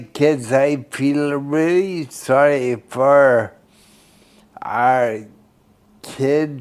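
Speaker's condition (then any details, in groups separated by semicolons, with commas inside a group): Friedreich's ataxia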